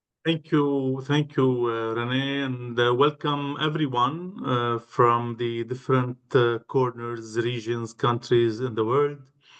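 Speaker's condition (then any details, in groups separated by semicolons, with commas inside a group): No condition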